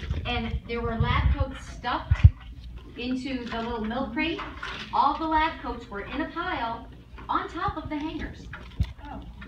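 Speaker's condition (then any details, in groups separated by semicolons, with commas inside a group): No condition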